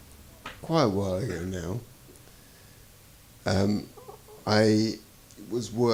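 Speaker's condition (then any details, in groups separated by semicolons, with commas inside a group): Traumatic brain injury; hit by car; given breathing support in hospital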